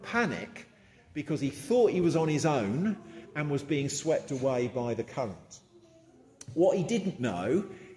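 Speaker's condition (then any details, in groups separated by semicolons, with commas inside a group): No condition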